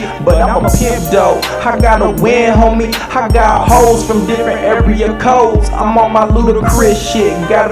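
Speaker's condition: No condition

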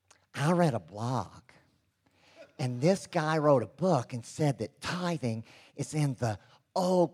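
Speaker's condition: Cleft lip and palate; has preached in over 50 nations

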